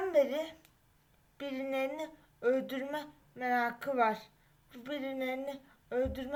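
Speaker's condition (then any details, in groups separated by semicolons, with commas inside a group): Cerebral palsy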